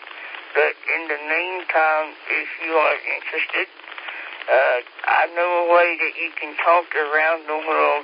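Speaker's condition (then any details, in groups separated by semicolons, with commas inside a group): Speech impediment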